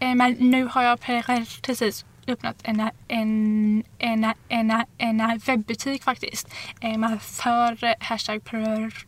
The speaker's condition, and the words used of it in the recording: Stuttering. Men det kan ju kännas väldigt osäkert att aldrig veta hur talet kommer gå eller kännas.